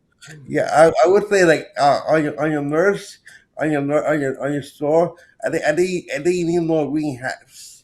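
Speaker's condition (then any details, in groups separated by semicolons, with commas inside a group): Cerebral palsy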